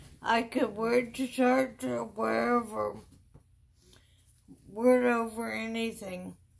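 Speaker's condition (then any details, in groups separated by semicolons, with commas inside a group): Traumatic brain injury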